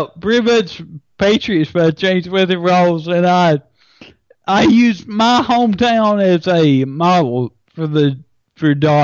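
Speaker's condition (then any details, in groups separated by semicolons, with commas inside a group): Friedreich's ataxia; uses speech recognition software for writing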